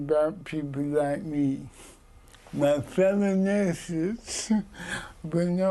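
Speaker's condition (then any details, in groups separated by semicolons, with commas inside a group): Cerebral palsy; spastic type, walking predicted impossible in childhood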